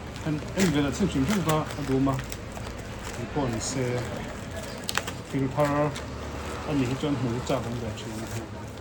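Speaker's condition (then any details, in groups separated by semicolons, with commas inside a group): No condition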